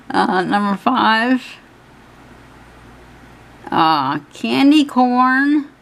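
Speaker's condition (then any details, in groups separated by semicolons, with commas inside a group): Cerebral palsy; hands affected, shaking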